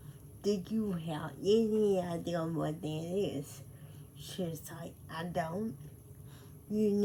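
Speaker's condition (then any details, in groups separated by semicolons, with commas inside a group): Cerebral palsy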